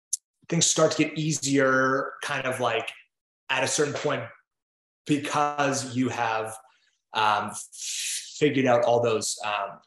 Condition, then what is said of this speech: Stuttering. And I went to speech therapy and now I'm sure you you can tell um, I still um, that's still something that I um, struggle with.